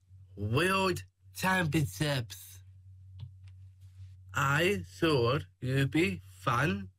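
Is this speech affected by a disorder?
Yes: Down syndrome; age 21.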